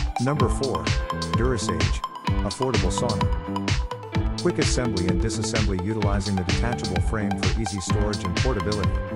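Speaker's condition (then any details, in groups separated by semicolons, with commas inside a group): No condition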